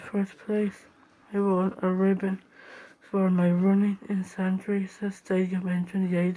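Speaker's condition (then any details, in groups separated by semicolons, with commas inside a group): Down syndrome; age 17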